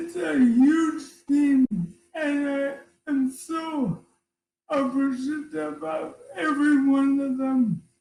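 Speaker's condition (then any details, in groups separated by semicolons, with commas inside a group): ALS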